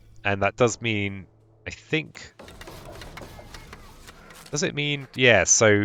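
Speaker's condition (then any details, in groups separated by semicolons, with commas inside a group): No condition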